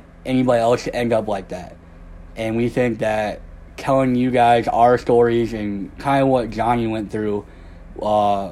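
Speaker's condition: Cleft lip and palate; jaw reconstruction with jaw wired shut

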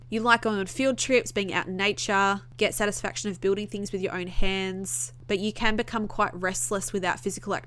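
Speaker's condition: No condition

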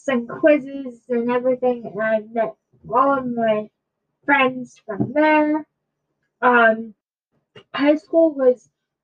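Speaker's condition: Cerebral palsy; from birth, 22 years, brain not connecting properly to muscles, trouble walking, mild learning disability; was in speech therapy

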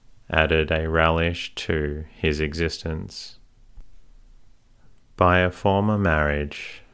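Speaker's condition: No condition

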